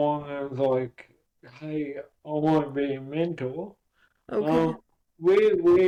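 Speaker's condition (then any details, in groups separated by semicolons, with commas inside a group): Cerebral palsy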